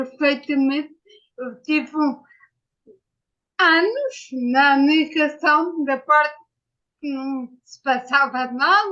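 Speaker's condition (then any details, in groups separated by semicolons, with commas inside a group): Ataxia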